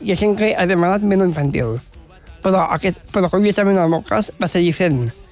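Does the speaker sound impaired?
Yes: Down syndrome; genetic condition, told by parents in early childhood, understood gradually while growing up; communicates clearly, less nervous than many guests, per host; practised structuring ideas through video.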